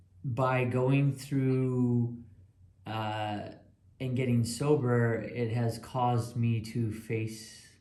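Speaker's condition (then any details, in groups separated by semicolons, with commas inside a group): No condition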